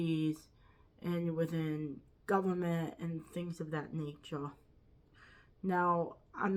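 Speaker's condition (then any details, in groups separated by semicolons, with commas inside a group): Quadriplegic cerebral palsy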